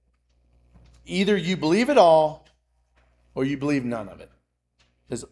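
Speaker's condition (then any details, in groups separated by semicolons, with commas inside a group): No condition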